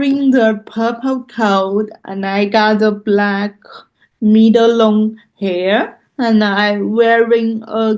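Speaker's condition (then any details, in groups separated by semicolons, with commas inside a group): Cerebral palsy; loss of muscle control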